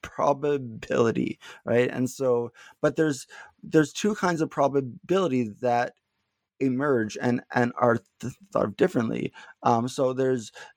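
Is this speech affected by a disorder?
Yes: stuttering; little stuttering during this recording; not stuttering much at time of recording; here repeated words, prolonged sounds.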